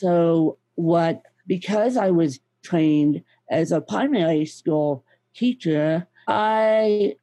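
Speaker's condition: Cerebral palsy; has an aide

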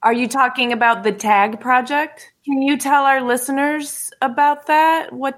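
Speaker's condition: No condition

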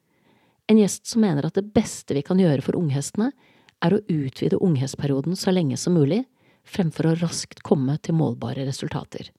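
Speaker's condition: No condition

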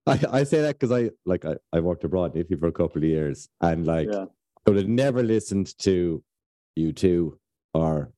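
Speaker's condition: No condition

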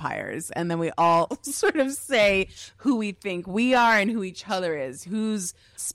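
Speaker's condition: No condition

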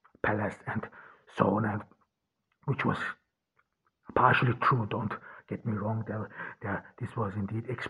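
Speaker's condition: Stuttering; cause unknown, only one in family who stutters, german mother tongue, born in austria; possibly part of why hard to be listened to at university; repeated sounds

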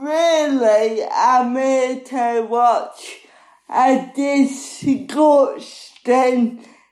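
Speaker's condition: Cerebral palsy; since childhood

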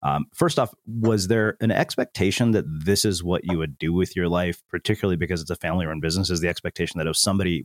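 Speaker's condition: No condition

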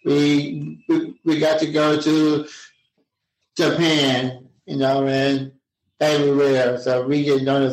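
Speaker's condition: Down syndrome

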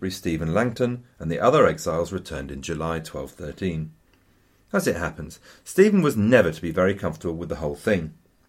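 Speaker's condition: No condition

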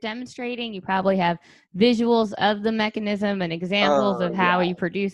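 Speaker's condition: No condition

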